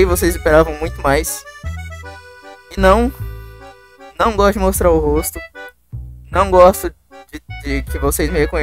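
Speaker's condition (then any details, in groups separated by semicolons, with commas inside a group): No condition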